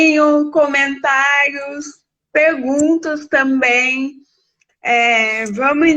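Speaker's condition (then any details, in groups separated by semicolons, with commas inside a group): Cerebral palsy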